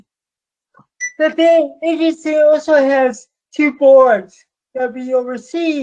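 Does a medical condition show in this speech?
Yes: cerebral palsy; from birth, affects movement.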